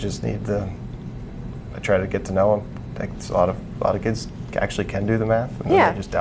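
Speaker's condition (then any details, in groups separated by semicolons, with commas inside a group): No condition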